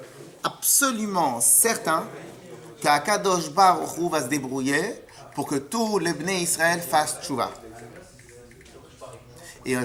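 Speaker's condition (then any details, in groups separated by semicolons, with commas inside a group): No condition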